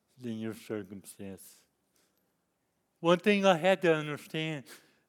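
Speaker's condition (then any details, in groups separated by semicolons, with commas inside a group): Cerebral palsy; lifelong disability since youth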